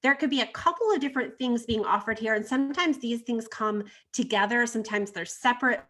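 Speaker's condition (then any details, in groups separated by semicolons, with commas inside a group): No condition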